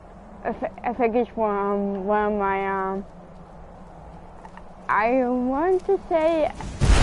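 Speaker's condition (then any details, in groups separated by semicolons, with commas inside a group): Cerebral palsy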